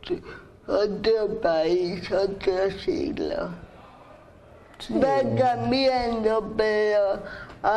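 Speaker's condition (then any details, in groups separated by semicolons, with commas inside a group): Cerebral palsy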